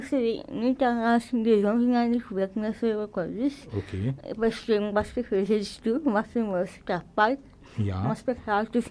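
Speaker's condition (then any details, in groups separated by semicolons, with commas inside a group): Cerebral palsy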